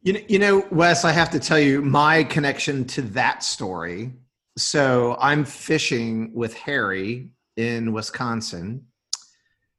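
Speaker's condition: No condition

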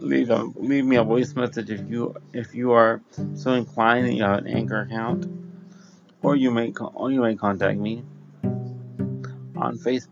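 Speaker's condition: Cerebral palsy

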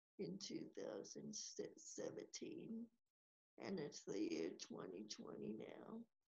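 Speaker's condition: Cerebral palsy; moved to Stillwater Oklahoma

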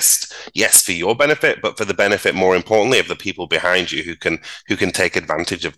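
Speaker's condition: No condition

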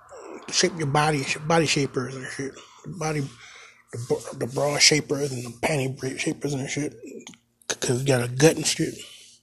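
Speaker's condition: Stutter; speech impediment; stumbles over words mid-sentence, repeats words, still gets words out; repeated sounds, prolonged sounds

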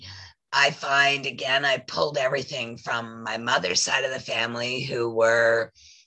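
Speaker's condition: Voice loss after throat polyp; polyp from years of singing and talking blocked throat, emergency throat surgery, tracheotomy warned possible; two years after throat surgery, working with vocal coach to regain voice; smoker-like voice from throat surgery not smoking, whole voice affected, still recovering

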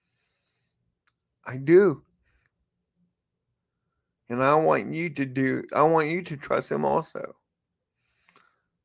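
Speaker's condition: Cerebral palsy; ongoing pain from childhood leg surgeries

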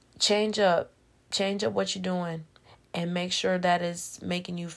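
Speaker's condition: No condition

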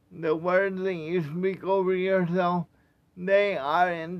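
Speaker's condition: Cerebral palsy; wheelchair user

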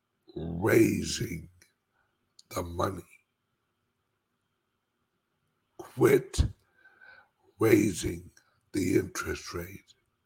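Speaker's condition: Speech impediment; slight speech impediment

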